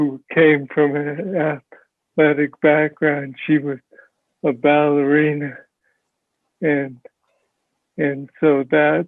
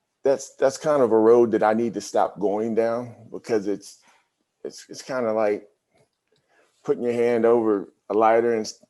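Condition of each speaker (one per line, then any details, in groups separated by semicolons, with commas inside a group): Parkinson's disease; DBS implant, tremor originally main symptom; diagnosed about 20 years ago at 40, symptoms nearly 30 years; speech sounds like mush
No condition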